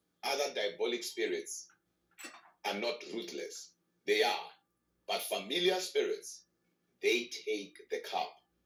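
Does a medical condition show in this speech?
No.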